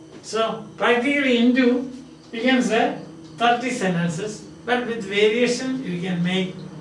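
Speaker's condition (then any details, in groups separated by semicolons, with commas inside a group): No condition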